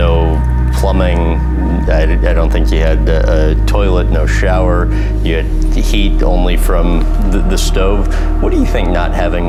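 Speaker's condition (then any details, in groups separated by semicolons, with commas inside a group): No condition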